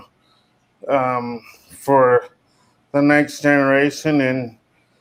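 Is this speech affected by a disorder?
Yes: cerebral palsy.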